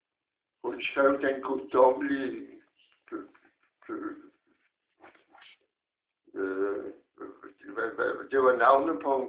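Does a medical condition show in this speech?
Yes: Parkinson's disease.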